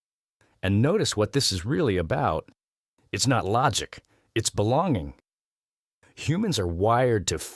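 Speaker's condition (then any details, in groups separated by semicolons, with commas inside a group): No condition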